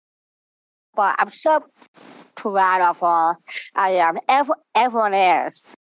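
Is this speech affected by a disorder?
Yes: Down syndrome; congenital.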